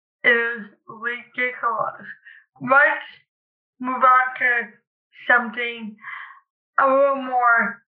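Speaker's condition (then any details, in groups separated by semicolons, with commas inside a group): Cerebral palsy; speech noticeably affected, listeners wrongly judge intelligence from speech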